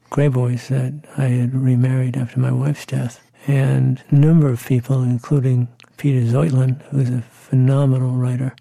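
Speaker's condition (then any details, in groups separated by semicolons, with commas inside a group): Parkinson's disease; voice once decent, now fuzzy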